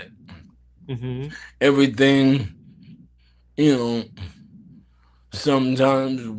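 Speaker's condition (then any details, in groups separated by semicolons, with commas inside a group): ALS; bulbar onset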